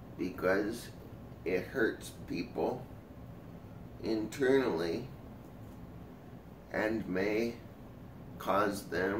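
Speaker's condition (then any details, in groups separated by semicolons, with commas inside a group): Cerebral palsy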